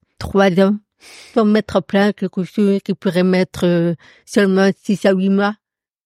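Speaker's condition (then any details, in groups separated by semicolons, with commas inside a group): Profound congenital deafness; accent from deafness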